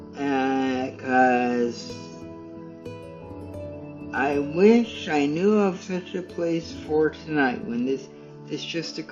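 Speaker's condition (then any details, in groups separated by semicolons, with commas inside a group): Cerebral palsy; stiff muscles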